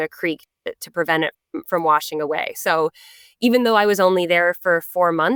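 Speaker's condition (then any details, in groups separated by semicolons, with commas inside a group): No condition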